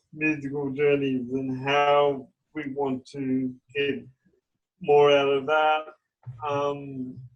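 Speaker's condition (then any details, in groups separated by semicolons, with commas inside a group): Cerebral palsy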